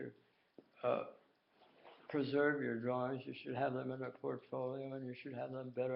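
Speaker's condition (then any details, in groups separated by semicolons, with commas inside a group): Tongue cancer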